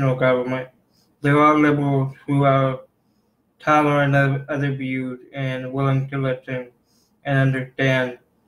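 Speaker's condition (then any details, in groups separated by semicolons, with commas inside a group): Cerebral palsy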